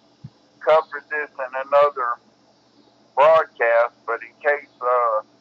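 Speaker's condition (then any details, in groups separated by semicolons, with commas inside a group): Cerebral palsy; bedbound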